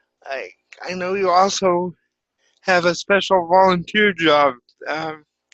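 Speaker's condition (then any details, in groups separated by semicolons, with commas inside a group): Cerebral palsy; reliable voice, uses voice control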